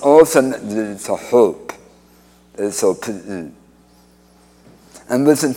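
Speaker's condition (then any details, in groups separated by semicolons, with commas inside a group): Speech impediment after cancer surgery; radiation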